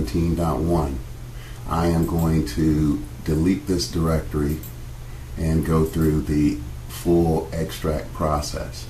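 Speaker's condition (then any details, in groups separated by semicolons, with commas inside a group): No condition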